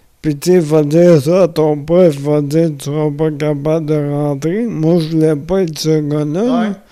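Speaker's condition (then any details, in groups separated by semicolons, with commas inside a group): Amyotrophic lateral sclerosis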